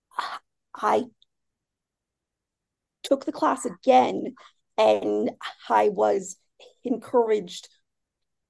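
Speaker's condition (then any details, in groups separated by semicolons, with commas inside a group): Stuttering; stuttering since childhood, speech therapy restarted in adulthood, fifth speech therapist; avoidance reduction therapy and REBT at AIS for about 6 years; unavoidable phone talk at work, uses email for much communication; prolonged sounds, blocks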